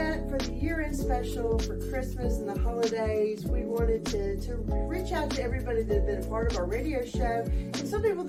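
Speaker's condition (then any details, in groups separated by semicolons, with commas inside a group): No condition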